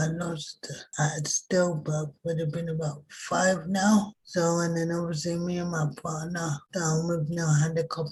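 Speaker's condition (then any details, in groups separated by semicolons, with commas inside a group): Cerebral palsy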